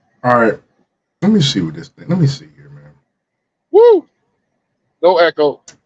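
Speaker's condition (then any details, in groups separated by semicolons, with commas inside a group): No condition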